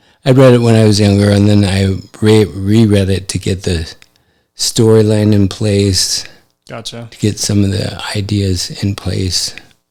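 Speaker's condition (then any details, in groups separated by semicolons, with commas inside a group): ALS; affects hand function; recently diagnosed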